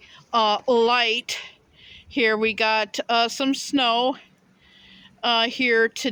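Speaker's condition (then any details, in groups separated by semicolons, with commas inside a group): No condition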